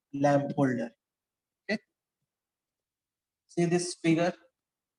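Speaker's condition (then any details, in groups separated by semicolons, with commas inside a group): No condition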